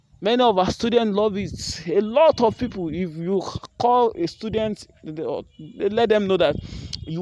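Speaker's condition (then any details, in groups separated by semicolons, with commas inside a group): No condition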